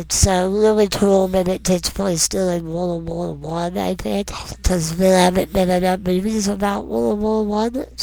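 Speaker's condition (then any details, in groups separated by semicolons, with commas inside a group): Non-progressive muscular dystrophy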